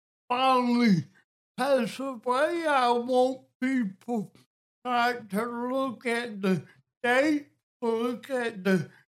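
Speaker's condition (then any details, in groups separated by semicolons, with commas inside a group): Cerebral palsy; cerebral palsy diagnosed at age two, balance problems; speech impediment, unaware until age twelve, did not recognise own recorded voice, listeners judge on hearing voice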